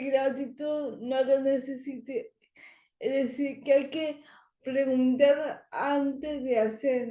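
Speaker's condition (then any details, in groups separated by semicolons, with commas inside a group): Cerebral palsy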